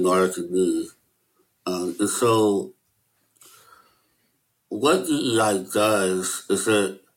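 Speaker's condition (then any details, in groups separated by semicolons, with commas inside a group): Möbius syndrome; incomplete lip closure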